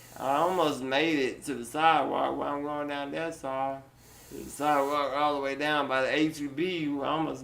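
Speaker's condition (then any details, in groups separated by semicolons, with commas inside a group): Duchenne muscular dystrophy; uses wheelchair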